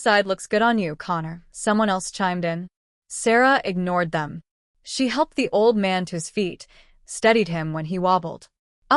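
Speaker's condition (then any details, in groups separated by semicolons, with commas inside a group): No condition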